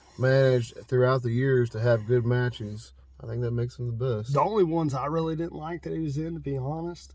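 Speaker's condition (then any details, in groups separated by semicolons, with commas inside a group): No condition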